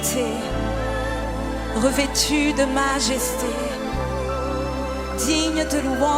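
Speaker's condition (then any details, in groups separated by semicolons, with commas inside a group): No condition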